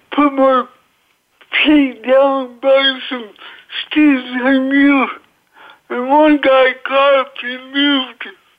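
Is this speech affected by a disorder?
Yes: cerebral palsy.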